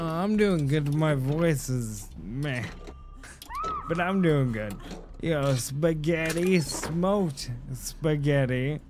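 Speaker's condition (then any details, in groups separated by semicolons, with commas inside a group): ALS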